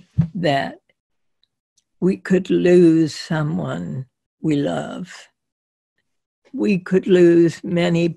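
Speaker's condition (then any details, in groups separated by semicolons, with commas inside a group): Spasmodic dysphonia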